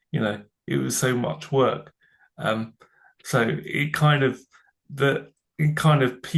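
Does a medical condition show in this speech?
Yes: cerebral palsy; from birth.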